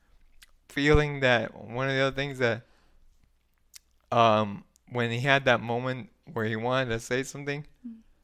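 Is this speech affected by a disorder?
Yes: ALS; ALS diagnosed at 35, followed by ALS team at Nova, PEG feeding tube, needs assisted toilet transfers; recent PEG feeding tube surgery at hospital next to Nova, painful, pain meds afterward.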